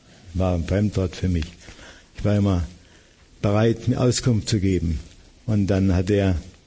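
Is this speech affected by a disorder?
Yes: Parkinson's disease; about 16 to 17 years since diagnosis, hand tremor, tremor-free on stage, almost daily falls, reduced mobility.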